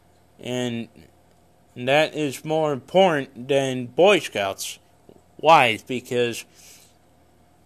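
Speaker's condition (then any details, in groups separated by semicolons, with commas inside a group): Cerebral palsy; congenital, no known medical cause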